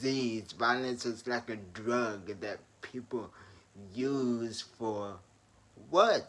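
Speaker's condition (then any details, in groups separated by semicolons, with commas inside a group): Traumatic brain injury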